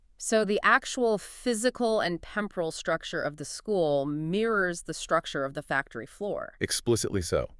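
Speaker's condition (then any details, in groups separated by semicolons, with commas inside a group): No condition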